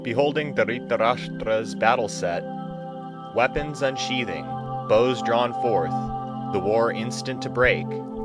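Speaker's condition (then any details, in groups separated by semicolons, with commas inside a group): No condition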